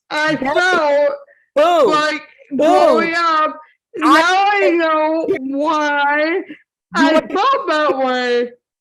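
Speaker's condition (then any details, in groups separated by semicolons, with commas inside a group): Cerebral palsy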